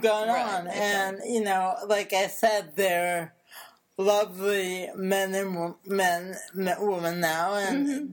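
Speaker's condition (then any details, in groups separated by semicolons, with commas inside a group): Cerebral palsy; affects speech, improved with speech therapy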